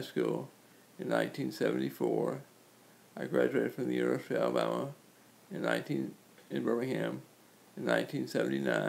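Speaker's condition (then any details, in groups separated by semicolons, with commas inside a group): Cerebral palsy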